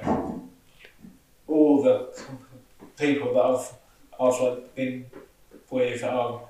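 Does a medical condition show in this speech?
Yes: stutter; stammer, difficulty saying things at work raising safety concerns, speech reportedly different when drunk; here repeated sounds, prolonged sounds.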